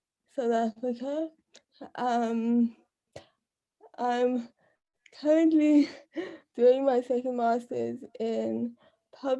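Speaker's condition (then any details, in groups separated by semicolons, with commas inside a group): Cerebral palsy; uses wheelchair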